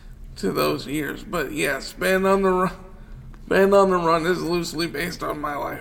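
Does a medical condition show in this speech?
Yes: cerebral palsy; wheelchair user.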